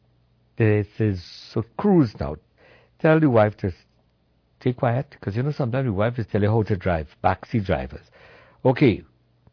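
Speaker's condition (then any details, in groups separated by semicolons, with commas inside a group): No condition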